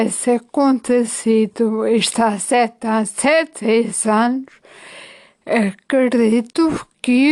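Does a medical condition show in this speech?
Yes: ataxia after brain injury; acquired, brain injury.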